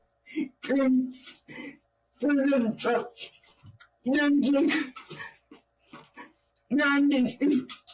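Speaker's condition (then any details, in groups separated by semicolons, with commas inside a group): Cerebral palsy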